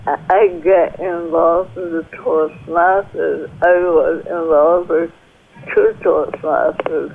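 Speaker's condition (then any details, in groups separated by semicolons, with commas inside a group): Cerebral palsy; speech impaired since childhood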